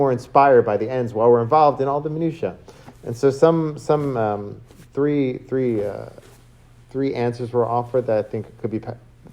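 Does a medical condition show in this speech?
No.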